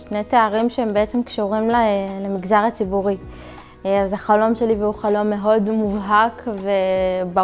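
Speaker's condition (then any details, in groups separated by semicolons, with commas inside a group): No condition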